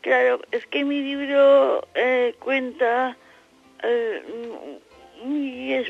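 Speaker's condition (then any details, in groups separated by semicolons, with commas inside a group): Cerebral palsy; infantile onset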